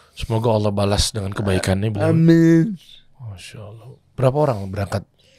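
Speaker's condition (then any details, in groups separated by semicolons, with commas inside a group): No condition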